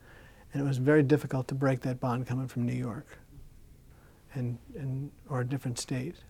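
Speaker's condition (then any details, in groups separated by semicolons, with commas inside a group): Parkinson's disease; some speech issues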